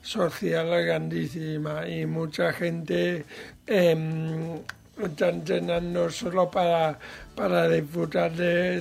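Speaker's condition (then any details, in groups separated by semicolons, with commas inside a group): Cerebral palsy; mild, lesser degree of disability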